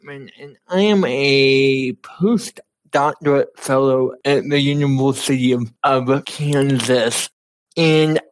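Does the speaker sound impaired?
Yes: cerebral palsy; cerebral palsy from lack of oxygen at birth.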